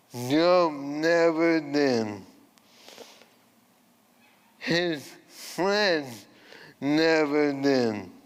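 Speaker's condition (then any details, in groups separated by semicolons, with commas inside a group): ALS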